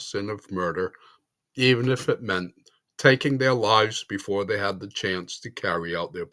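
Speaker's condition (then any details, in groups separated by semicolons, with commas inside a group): No condition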